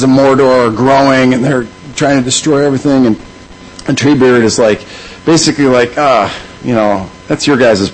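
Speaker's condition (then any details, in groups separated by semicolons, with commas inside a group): No condition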